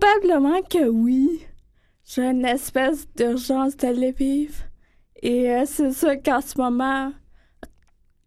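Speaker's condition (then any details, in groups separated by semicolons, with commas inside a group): Friedreich's ataxia; progressive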